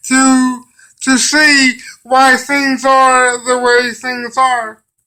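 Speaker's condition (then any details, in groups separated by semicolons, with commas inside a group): Cerebral palsy; brain damage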